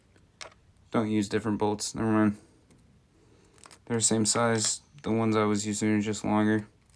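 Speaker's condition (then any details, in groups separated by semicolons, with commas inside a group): No condition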